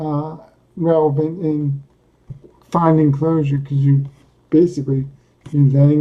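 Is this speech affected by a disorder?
Yes: cerebral palsy; speaks coherently.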